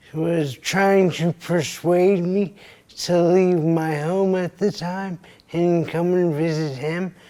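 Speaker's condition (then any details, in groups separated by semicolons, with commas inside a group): Traumatic brain injury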